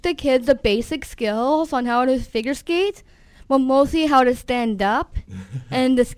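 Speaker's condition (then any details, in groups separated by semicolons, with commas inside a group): Down syndrome; visible disability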